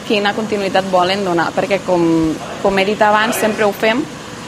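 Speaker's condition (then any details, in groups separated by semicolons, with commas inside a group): No condition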